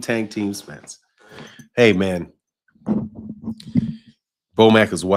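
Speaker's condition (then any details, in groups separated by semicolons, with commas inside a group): No condition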